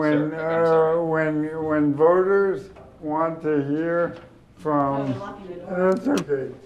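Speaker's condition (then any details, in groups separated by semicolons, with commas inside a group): ALS; rapidly progressing whole-body paralysis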